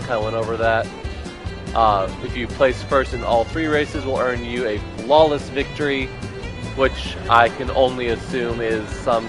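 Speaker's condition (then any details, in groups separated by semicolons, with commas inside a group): No condition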